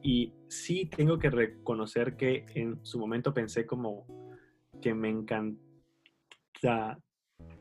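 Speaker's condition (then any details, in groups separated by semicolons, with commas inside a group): Stuttering; adult stuttering; works on communicating with less struggle, stutters openly while speaking; blocks and disfluencies, difficulty saying presente at roll call, sound repetitions; prolonged sounds, blocks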